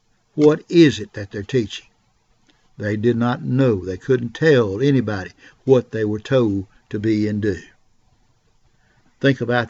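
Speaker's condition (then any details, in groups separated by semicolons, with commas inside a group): No condition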